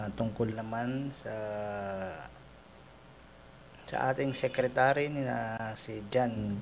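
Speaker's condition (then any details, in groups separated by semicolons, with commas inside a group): No condition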